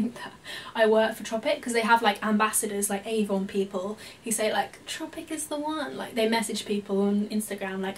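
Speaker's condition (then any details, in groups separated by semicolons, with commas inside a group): No condition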